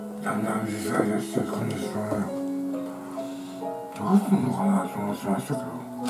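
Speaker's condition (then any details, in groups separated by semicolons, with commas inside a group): Tongue cancer, tongue resection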